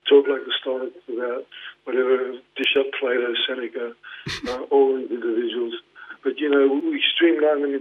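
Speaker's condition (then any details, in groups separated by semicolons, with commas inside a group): Parkinson's; diagnosed 2019, led to retirement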